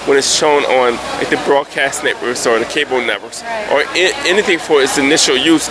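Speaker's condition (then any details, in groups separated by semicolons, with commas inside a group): No condition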